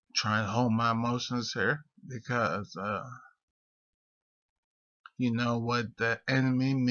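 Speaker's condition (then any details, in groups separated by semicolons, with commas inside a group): Multiple sclerosis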